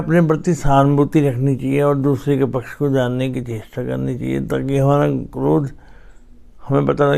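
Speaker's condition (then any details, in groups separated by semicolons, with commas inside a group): Cerebral palsy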